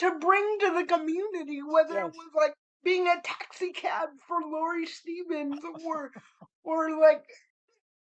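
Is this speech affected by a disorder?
Yes: cerebral palsy; spastic cerebral palsy.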